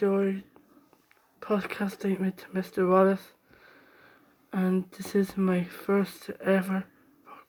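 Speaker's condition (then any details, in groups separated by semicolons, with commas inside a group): Down syndrome; age 17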